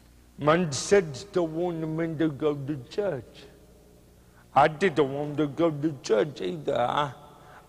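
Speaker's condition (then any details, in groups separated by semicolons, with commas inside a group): Cerebral palsy; speech hard to understand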